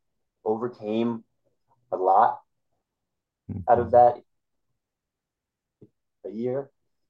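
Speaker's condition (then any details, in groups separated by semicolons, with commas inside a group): Stuttering; stutter since childhood, known to classmates at earlier school before 7th grade; adult, past college freshman year, working, constantly trying to improve stutter; uses small talk to avoid stuttering, talked little as child, discloses stutter, training others builds confidence; blocks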